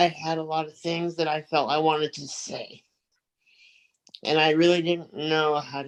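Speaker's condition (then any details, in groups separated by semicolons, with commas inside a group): Cerebral palsy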